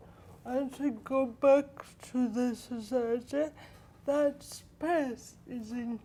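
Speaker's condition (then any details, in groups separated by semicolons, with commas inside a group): Cerebral palsy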